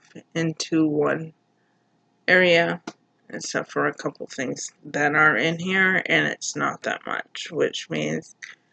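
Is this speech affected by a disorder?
Yes: cerebral palsy.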